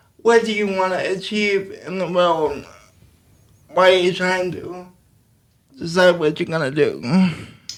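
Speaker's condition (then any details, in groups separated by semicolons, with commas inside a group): Cerebral palsy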